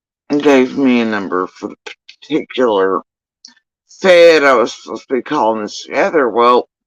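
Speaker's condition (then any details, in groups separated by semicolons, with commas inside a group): Facial paralysis after surgery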